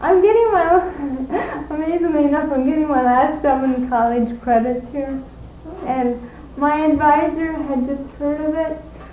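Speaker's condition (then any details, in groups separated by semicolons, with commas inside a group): Cerebral palsy; speaks fluently with few pauses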